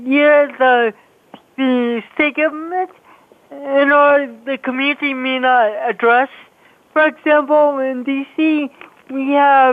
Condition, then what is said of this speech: Cerebral palsy. I disclosed that I had cerebral palsy, so it impacts my ability to move around, to speak, and I'm also partially deaf in my